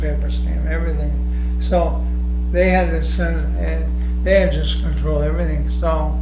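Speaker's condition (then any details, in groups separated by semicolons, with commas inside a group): ALS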